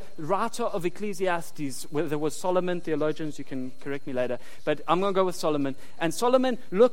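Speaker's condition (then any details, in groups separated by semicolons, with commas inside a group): No condition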